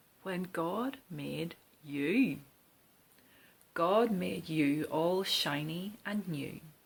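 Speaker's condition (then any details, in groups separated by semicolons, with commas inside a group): No condition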